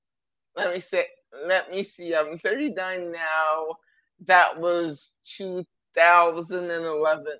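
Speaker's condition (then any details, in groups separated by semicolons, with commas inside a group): Cerebral palsy; present from birth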